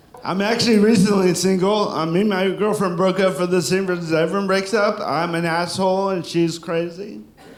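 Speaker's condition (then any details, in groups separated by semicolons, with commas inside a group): Cerebral palsy; from birth; sounds drunk, constant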